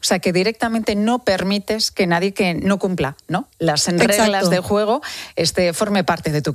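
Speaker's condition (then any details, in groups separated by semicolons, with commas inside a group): No condition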